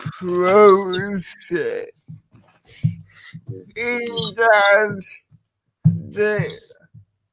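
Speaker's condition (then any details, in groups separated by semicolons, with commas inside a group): Cerebral palsy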